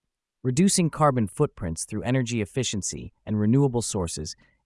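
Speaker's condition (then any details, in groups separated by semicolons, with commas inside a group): No condition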